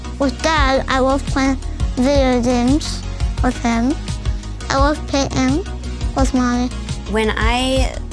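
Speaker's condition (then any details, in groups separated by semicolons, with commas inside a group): Spinal muscular atrophy type 2; SMA medication, weekly therapies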